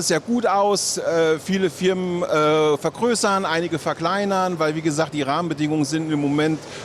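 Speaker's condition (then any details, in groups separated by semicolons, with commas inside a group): No condition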